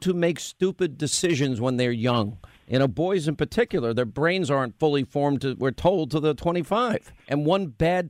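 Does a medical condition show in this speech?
No.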